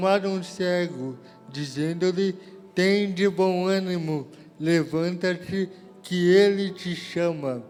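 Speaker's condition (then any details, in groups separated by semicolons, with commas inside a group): Cerebral palsy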